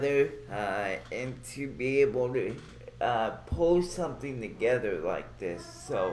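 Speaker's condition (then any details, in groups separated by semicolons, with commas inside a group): Cerebral palsy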